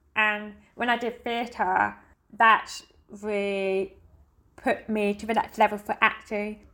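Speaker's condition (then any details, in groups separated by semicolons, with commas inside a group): Deafness; not the music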